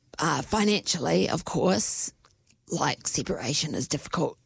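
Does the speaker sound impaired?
Yes: spasmodic dysphonia; rare spasmodic dysphonia, basically lifelong, neurological, onset within months after everything settled down; investigations done, has had speech therapy; at onset voice doing weird stuff, could not get voice right.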